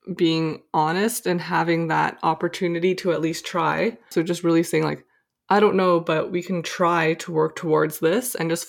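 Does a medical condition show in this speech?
No.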